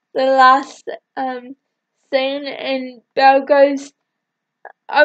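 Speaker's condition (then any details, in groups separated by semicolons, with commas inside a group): Cerebral palsy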